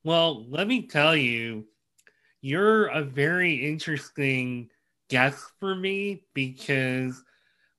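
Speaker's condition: Cleft lip and palate; many obstacles in life

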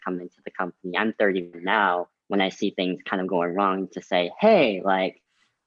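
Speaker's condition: Cleft lip and palate

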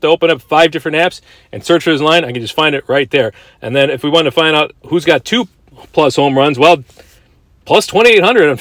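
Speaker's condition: No condition

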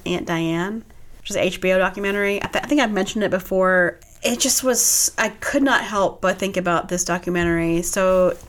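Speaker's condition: No condition

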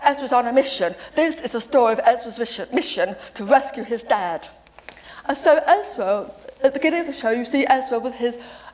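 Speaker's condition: Deafness; deaf since age seven

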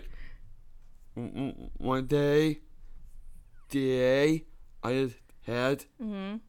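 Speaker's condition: Down syndrome; 26 years old; on DS diet with Dr. Jenny Kimes over a year, brain supplements, fish oil; supplements and fish oil reportedly helping talking, less need to repeat, more confident

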